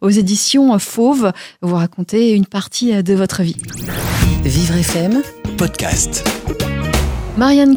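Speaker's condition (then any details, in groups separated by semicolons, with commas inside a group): No condition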